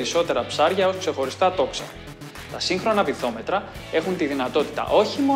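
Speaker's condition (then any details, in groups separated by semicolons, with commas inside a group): No condition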